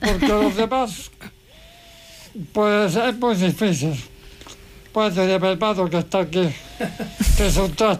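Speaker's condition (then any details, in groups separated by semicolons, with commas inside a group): ALS; needs hoist to be put to bed, pressure device to move secretions and phlegm; voice praised by host as impressive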